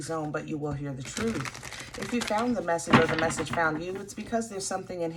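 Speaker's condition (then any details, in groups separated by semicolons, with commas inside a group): No condition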